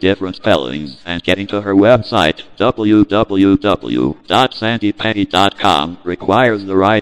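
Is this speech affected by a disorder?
Yes: cerebral palsy; speech impediment, own speech hard to understand, uses speech synthesizers, deck talk programmed to sing.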